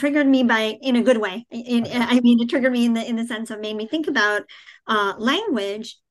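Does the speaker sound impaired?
Yes: cleft palate, cleft palate without cleft lip.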